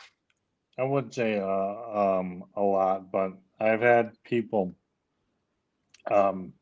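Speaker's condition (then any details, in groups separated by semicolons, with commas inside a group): ALS; speech issues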